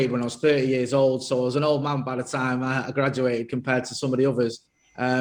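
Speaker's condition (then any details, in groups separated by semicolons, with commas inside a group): No condition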